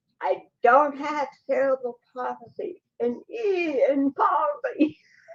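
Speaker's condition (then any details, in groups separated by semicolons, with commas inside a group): Cerebral palsy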